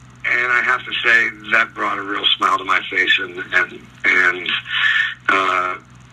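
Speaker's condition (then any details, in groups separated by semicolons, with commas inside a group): No condition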